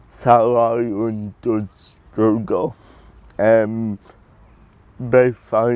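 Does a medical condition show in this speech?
Yes: cerebral palsy; predicted never to talk.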